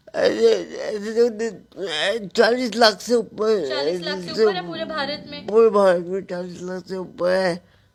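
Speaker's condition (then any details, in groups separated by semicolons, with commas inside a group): Cerebral palsy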